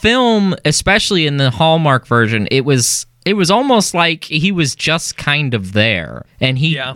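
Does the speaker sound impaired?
No.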